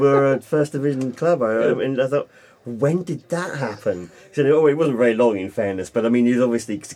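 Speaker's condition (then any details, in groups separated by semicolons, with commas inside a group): No condition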